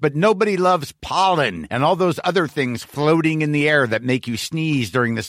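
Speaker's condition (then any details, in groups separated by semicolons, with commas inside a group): No condition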